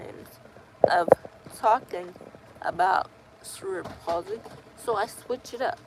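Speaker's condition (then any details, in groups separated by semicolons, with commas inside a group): Cerebral palsy; sounds out of breath after therapy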